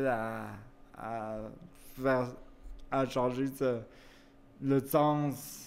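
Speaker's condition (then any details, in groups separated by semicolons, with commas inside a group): Cerebral palsy; wheelchair use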